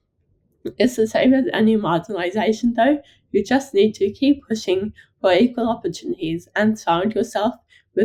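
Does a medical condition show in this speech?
Yes: ataxic cerebral palsy.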